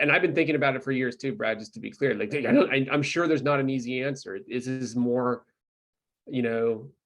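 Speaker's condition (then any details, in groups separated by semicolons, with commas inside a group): No condition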